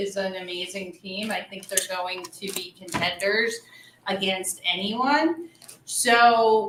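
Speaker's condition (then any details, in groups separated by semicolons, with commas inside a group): No condition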